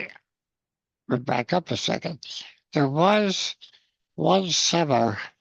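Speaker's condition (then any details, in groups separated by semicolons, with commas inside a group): Spinal muscular atrophy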